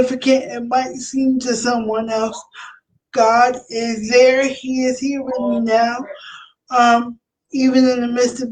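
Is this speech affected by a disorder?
Yes: cerebral palsy.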